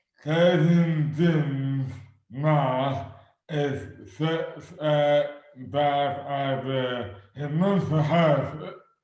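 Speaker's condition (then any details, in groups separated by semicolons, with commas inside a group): Dystonia; affects hands and speech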